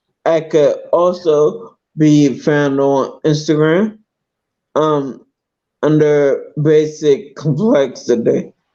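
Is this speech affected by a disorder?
Yes: multiple sclerosis.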